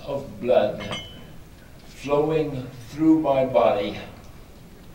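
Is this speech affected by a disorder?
Yes: ALS; extremely weak.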